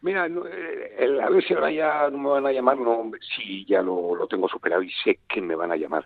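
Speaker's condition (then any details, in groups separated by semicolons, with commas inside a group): No condition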